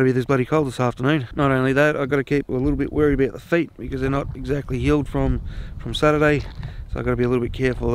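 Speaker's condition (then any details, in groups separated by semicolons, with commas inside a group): No condition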